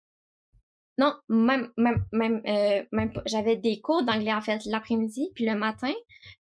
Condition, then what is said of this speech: Stuttering. J'ai eu quelques accrochages, mais vraiment, ça s'est mieux passé.